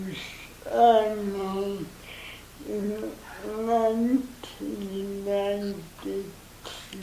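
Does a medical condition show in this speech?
Yes: cerebral palsy; motorized wheelchair.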